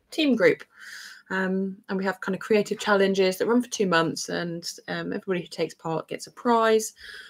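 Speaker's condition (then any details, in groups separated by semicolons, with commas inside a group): No condition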